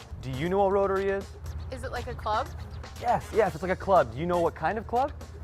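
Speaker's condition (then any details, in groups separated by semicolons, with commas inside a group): No condition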